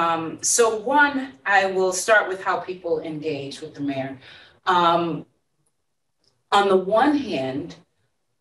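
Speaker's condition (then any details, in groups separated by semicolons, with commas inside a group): No condition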